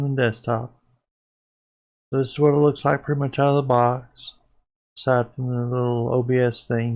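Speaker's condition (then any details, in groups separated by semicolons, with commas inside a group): Parkinson's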